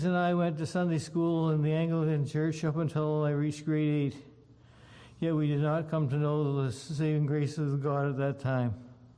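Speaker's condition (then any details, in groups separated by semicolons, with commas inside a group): Parkinson's disease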